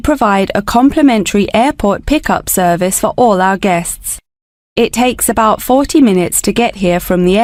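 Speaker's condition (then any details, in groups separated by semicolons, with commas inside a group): No condition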